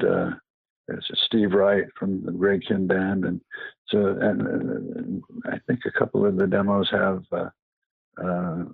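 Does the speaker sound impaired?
Yes: Parkinson's disease.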